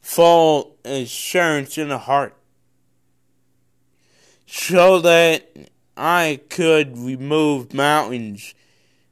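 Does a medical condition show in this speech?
Yes: cerebral palsy; congenital cerebral palsy.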